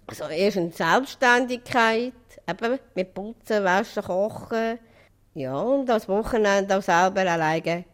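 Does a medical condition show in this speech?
Yes: Down syndrome; trisomy 21, present from birth; age 38, independent in daily life, difficulty with numbers and arithmetic.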